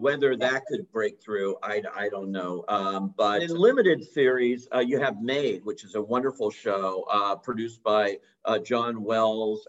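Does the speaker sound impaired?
No.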